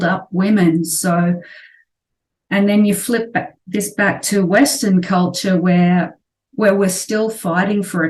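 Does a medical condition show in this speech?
No.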